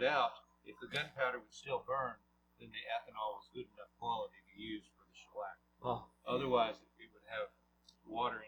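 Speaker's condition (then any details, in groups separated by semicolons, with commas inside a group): No condition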